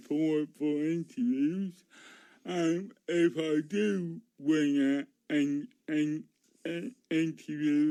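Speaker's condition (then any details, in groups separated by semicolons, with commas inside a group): Cerebral palsy; speech noticeably affected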